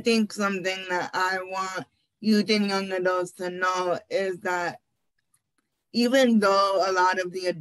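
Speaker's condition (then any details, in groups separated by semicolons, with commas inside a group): Cerebral palsy; birth brain injury, premature, wheelchair user; wheelchair since age 5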